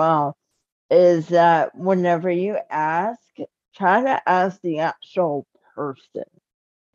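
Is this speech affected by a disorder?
Yes: cerebral palsy.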